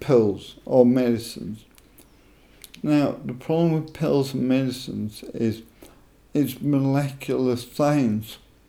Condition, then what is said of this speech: ALS (motor neuron disease). My speech isn't brilliant, but my speech,